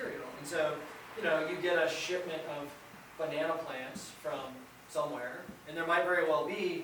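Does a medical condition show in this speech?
No.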